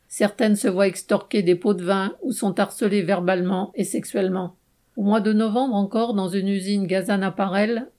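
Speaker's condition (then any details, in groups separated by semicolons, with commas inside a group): No condition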